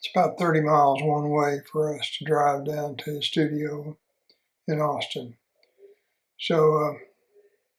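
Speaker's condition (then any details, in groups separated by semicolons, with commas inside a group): Parkinson's disease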